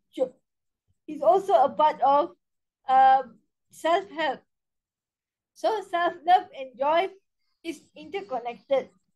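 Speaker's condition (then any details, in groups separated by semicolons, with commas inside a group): Cerebral palsy spastic quadriplegia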